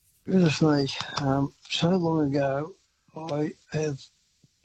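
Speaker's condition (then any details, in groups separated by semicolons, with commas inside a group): Parkinson's; sleeps no more than about 4 hours; voice coming in and out on phone, possibly from Parkinson's, changed hands holding phone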